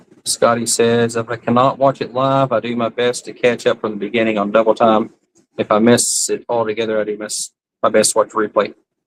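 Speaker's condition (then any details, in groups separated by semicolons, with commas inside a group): No condition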